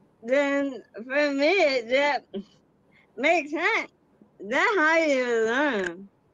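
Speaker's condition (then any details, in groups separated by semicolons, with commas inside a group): Bulbar ALS; bulbar onset; affects vocal cords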